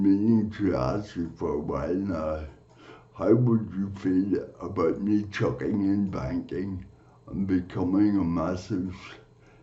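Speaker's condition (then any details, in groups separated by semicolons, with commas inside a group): Cerebral palsy; from birth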